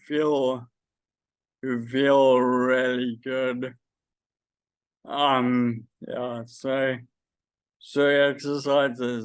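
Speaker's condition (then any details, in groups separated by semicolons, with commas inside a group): Friedreich's ataxia; diagnosed at age 16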